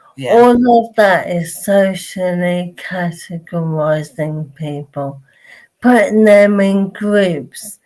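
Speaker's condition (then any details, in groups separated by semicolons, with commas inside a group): Motor neurone disease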